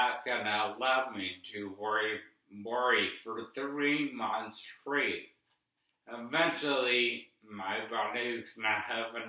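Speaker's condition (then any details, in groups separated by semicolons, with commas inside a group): Brain injury; affects how he talks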